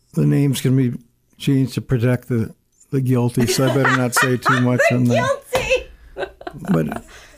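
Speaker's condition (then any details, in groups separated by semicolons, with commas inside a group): Parkinson's disease; stutters and stammers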